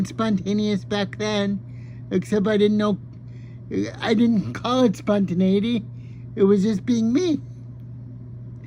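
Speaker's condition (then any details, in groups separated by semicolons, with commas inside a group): Cerebral palsy; ankle deformity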